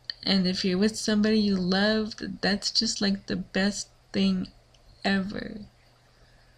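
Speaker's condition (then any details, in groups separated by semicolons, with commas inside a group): Cerebral palsy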